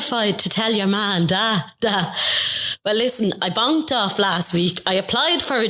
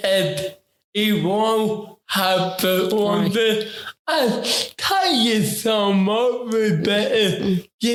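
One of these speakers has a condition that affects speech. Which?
The second: ataxic cerebral palsy; ataxic form, affects coordination, movement, posture, balance; affects talking.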